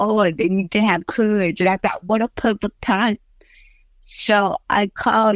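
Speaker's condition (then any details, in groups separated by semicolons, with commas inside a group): Cerebral palsy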